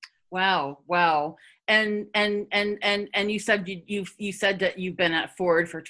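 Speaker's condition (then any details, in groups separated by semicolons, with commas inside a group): Stuttering; formerly covert, later more open after emotional pivot, learned term at Covert Stuttering Exposed workshop; formerly anticipated feared words and substituted alternatives, found hiding exhausting; repeated words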